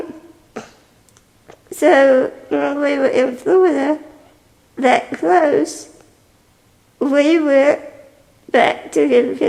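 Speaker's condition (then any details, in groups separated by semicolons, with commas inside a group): Spinal muscular atrophy type 2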